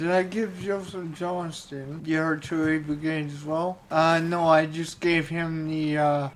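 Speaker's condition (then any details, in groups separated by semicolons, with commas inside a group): Cerebral palsy; only one hand usable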